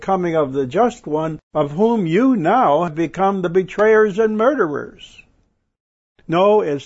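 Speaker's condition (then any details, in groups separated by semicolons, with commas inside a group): No condition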